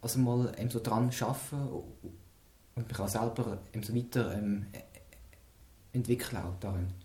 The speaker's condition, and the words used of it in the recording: Stuttering. Du tust manchmal noch stottern.